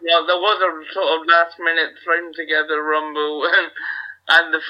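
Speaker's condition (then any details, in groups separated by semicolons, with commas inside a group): Cerebral palsy; unable to wrestle actively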